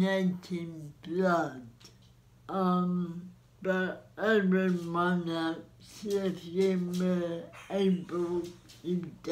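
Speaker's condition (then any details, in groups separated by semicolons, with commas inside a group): Cerebral palsy; spastic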